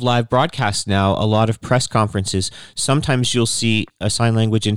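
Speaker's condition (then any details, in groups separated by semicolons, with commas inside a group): No condition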